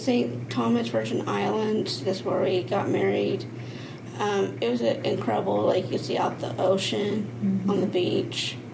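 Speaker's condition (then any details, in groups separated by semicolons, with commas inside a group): Down syndrome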